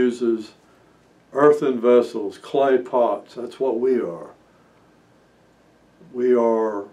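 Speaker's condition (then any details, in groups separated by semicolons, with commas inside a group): No condition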